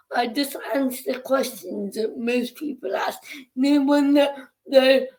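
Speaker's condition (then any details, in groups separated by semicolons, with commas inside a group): Cerebral palsy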